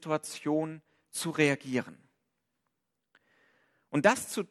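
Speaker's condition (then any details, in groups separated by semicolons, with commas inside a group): No condition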